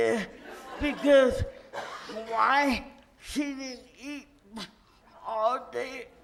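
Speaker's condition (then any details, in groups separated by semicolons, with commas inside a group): Cerebral palsy; from birth, uses wheelchair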